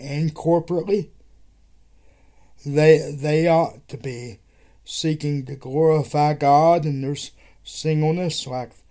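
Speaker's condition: Cerebral palsy; wheelchair user

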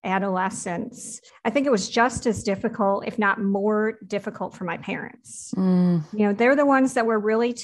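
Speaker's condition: Cleft palate; speech, breathing and swallowing issues in childhood, speech therapy until about adolescence

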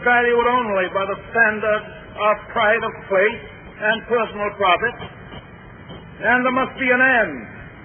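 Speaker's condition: No condition

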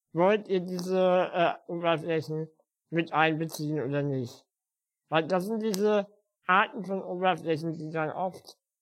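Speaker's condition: Spinal muscular atrophy; uses wheelchair

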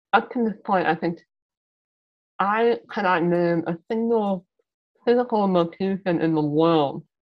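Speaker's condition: Muscular dystrophy; mild speech impairment

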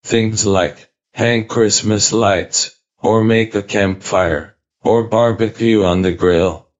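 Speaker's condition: ALS, speech-generating device; cannot speak

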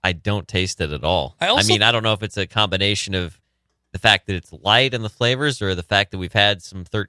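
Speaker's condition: No condition

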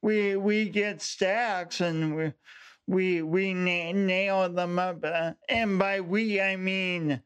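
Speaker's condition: Speech impediment; since childhood, affects voice and coordination, unique walk; impediment noticeable on first meeting but words formed, intelligible

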